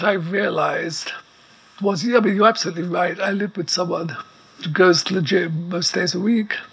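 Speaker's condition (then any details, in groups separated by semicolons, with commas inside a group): ALS; progressive neuromuscular illness, effectively quadriplegic, wheelchair within six months of diagnosis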